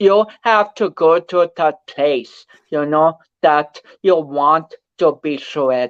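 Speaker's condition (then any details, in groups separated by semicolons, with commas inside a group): Cerebral palsy; speech affected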